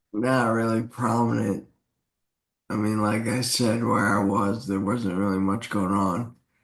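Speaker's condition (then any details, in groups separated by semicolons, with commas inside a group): Traumatic brain injury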